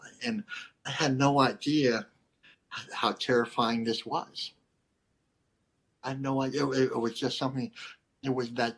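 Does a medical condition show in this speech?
Yes: cleft lip and palate; stuttering and unclear speech as a child.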